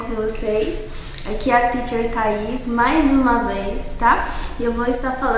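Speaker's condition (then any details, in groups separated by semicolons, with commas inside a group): No condition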